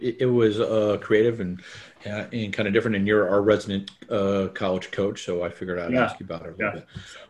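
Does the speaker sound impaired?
No.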